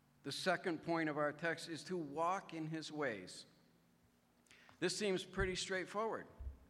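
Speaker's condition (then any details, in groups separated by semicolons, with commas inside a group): No condition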